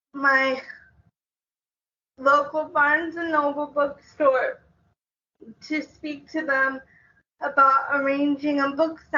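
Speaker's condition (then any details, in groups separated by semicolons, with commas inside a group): Cerebral palsy; congenital, prenatal car accident, uses wheelchair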